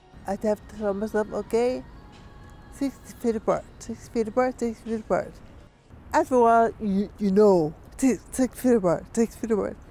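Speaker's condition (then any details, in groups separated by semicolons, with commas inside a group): Brain injury; significant, caused by heart attack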